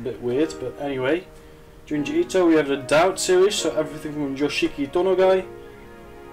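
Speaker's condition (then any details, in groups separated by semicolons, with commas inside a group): No condition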